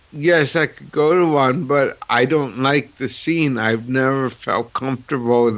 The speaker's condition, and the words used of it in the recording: Cerebral palsy. Or you know I've met guys who, you know, they'll ask me why I talk funny or why I sound different, you know, which is so silly